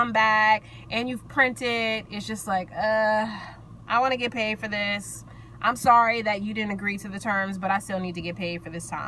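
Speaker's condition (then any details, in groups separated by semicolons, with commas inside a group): No condition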